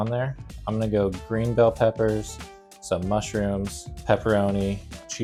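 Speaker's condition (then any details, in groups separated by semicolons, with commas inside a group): No condition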